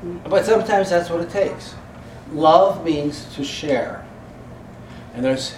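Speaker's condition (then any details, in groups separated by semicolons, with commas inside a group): No condition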